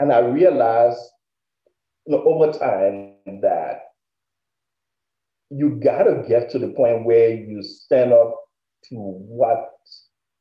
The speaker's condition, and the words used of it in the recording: Stuttering. There are some times I can't even call my own name to introduce myself.